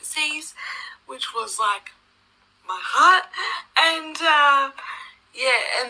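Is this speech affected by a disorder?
Yes: cerebral palsy; wheelchair user.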